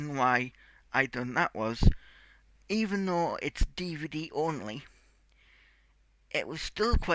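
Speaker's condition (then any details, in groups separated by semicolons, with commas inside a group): Cerebral palsy; tight muscles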